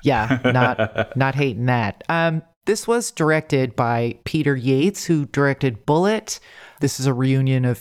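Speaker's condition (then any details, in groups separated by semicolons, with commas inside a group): No condition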